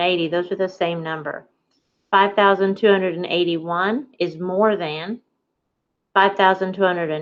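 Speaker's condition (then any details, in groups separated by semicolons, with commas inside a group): No condition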